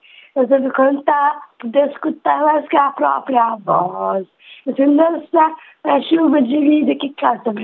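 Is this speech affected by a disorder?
Yes: Down syndrome; Down syndrome since birth, aged 15, fragile health until about age 10; already talking when small, began stuttering after 2.5-year move to Germany, development somewhat delayed.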